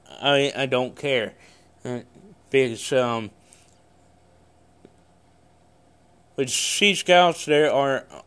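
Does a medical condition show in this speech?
Yes: cerebral palsy; congenital.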